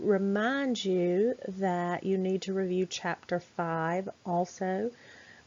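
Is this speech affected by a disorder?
No.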